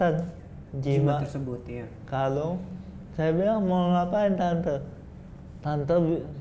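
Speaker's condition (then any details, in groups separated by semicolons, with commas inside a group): Cerebral palsy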